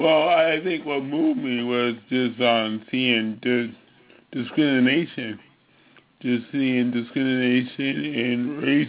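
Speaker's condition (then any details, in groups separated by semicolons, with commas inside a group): Cerebral palsy; visible to casting agents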